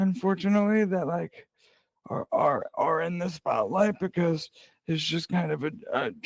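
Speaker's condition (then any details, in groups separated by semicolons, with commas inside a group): Cerebral palsy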